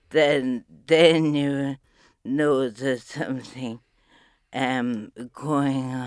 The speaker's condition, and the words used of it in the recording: ALS (motor neuron disease). It's only when you begin to speak to me and have a conversation, then you know there's something going on.